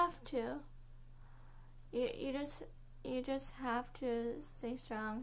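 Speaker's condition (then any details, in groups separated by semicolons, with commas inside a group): Cerebral palsy; spasticity and dystonia, cause illness and womb stroke, surgery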